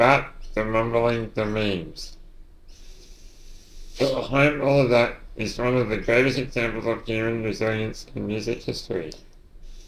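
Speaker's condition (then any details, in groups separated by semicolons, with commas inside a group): Duchenne muscular dystrophy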